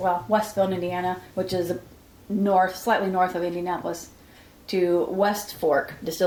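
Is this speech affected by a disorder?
No.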